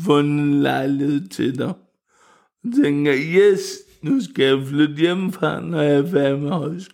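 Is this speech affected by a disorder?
Yes: cerebral palsy; wheelchair user.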